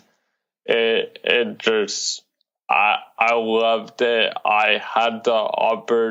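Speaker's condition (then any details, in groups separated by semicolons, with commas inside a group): Cerebral palsy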